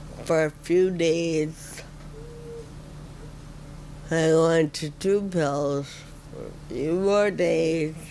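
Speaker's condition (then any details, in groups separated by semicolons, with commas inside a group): Friedreich ataxia; some control of all limbs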